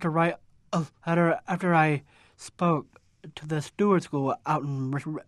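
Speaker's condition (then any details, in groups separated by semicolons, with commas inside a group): Down syndrome; cognitive disability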